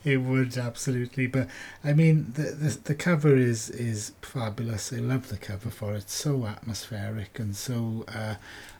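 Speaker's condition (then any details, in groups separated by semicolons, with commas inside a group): No condition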